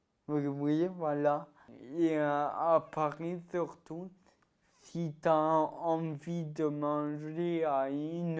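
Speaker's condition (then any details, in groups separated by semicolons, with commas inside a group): Ataxia-telangiectasia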